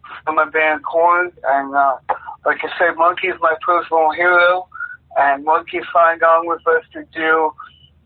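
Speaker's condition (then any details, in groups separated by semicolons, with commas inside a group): Cerebral palsy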